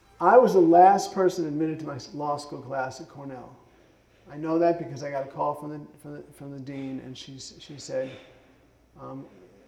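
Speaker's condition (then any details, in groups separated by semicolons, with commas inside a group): Parkinson's; impaired multitasking and judgment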